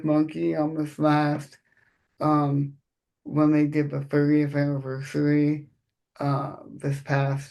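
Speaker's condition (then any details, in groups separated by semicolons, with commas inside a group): Cerebral palsy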